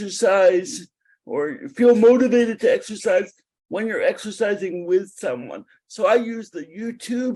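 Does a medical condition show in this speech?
Yes: cerebral palsy; spastic type.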